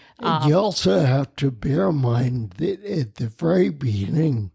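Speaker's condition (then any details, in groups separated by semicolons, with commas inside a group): Spinocerebellar ataxia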